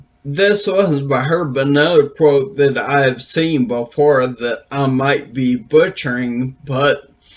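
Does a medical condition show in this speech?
Yes: brain injury.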